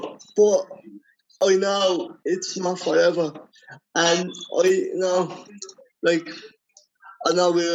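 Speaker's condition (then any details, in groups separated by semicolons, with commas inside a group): Cerebral palsy; wheelchair user since childhood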